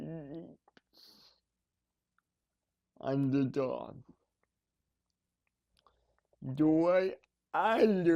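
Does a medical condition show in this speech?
Yes: cerebral palsy; needs help at night.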